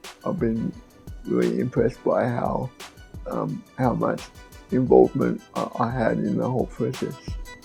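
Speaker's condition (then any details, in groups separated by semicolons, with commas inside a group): Cerebral palsy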